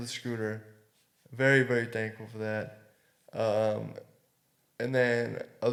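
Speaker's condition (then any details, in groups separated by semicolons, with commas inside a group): Cerebral palsy; cerebral palsy from birth, possibly hemiplegic, legs and foot, surgery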